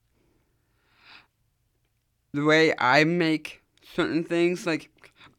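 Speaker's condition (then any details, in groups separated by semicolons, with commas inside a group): Down syndrome; speaking live on radio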